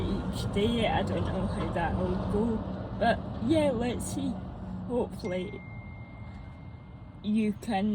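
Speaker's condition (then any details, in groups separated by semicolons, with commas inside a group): Mixed cerebral palsy; mixed type, earlier described as ataxic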